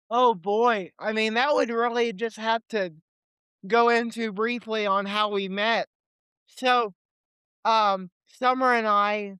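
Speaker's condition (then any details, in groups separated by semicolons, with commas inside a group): Cerebral palsy; limited mobility, legs; age 28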